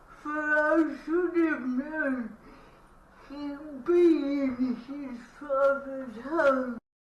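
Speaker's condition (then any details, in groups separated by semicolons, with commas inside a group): Cerebral palsy; affects speech patterns, needs careful listening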